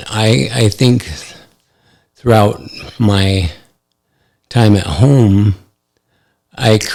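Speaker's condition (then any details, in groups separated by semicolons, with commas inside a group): ALS; affects hand function; recently diagnosed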